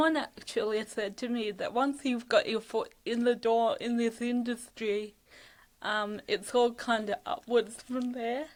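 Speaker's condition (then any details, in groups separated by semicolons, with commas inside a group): Cerebral palsy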